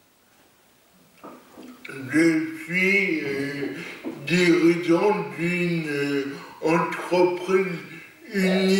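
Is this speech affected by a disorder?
Yes: cerebral palsy; lifelong, non-progressive.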